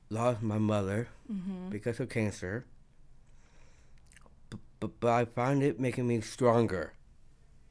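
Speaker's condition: Down syndrome; present from birth, extra chromosome

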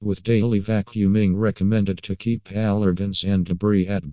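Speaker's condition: No condition

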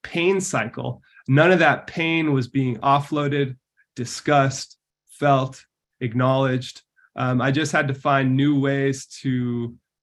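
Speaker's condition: No condition

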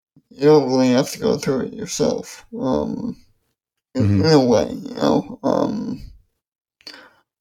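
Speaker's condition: ALS; mouth function impaired

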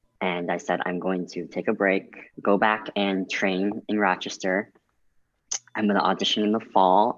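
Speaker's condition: Cleft lip and palate

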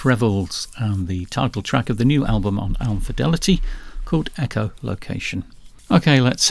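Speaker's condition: No condition

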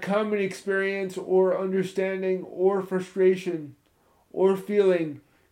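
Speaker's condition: Spastic cerebral palsy, moderate

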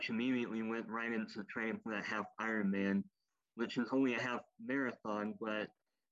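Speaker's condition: Cleft lip and palate, popliteal pterygium syndrome

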